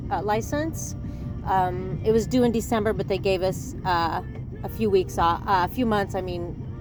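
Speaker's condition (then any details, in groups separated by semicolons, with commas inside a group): No condition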